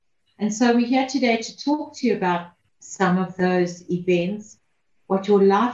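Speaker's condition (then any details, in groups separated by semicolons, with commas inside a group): No condition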